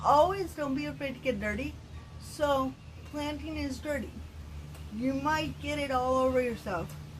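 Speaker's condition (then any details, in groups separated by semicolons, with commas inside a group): Cerebral palsy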